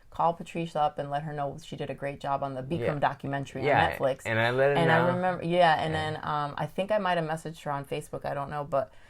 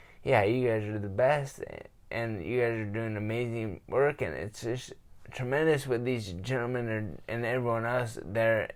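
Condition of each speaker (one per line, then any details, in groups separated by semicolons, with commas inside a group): No condition
Traumatic brain injury; daily pranayama breathing therapy, acquired brain injury program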